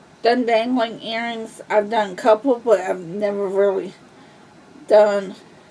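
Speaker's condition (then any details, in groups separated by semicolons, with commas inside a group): Cerebral palsy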